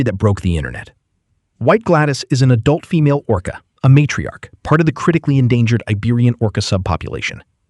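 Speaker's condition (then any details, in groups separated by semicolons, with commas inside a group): No condition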